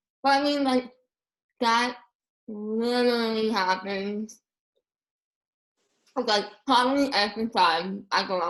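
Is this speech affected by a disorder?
Yes: Moebius syndrome; paralyzed tongue.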